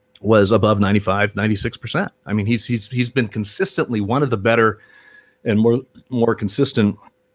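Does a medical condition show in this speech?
No.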